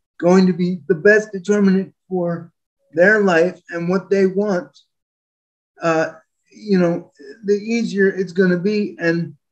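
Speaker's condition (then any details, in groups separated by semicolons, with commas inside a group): Spastic quadriplegic cerebral palsy; permanent wheelchair user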